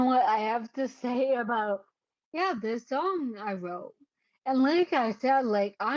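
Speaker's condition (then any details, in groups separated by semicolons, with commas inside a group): Cerebellar ataxia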